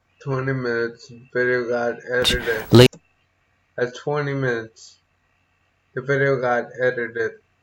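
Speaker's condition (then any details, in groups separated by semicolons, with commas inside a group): Multiple sclerosis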